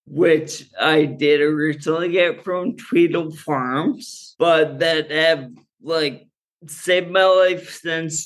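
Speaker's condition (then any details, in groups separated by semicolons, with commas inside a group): Friedreich's ataxia; normal childhood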